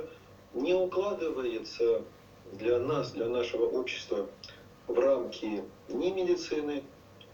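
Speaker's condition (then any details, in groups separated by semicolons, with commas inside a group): No condition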